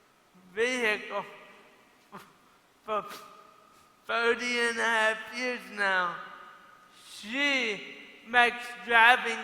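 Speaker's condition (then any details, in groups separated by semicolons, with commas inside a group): Cerebral palsy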